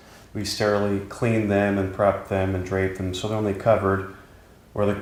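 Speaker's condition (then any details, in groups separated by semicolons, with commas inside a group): No condition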